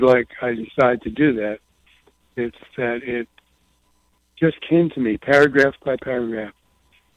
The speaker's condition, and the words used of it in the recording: Parkinson's disease. My voice I'm losing my voice.